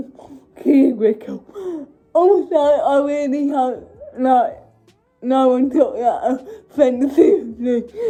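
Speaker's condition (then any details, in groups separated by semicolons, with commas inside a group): Cerebral palsy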